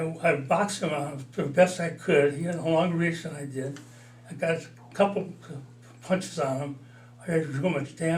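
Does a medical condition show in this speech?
Yes: Parkinson's disease; mild, about four years.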